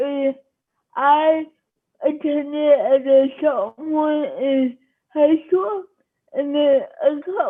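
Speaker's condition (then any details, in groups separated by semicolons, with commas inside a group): Cerebral palsy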